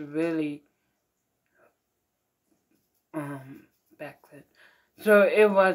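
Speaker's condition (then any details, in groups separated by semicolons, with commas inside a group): Mild cerebral palsy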